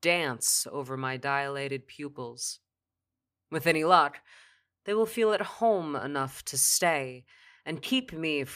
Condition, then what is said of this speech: None; typical speech.